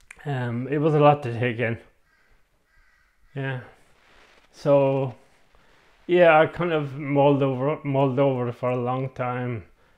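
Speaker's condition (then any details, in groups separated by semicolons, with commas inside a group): MND; onset right side; communication devices assessed, types replies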